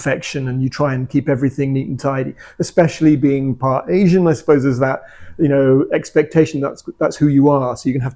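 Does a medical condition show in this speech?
No.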